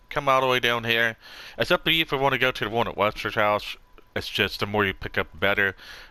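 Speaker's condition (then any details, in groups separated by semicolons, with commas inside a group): No condition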